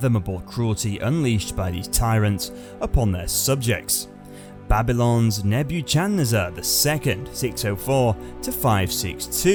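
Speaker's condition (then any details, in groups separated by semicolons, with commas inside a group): No condition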